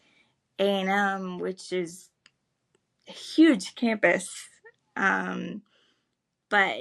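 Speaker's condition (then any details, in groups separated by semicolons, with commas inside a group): Cerebral palsy, spastic; able to speak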